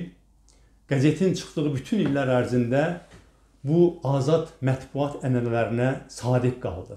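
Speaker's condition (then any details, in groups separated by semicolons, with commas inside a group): No condition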